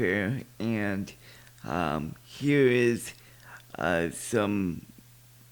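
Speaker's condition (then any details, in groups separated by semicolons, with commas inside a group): Cerebral palsy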